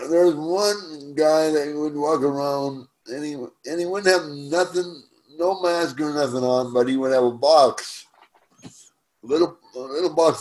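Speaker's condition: Cerebral palsy; jumps when startled

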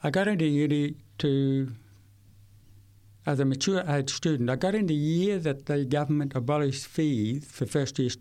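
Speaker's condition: Severe to profound hearing loss; acquired at age 8 from meningitis, Queensland country town, one ear completely destroyed, left ear severe to profound

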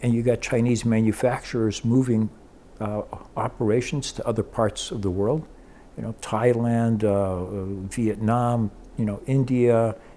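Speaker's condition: No condition

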